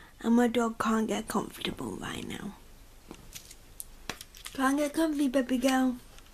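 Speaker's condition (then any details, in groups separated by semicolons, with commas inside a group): Cerebral palsy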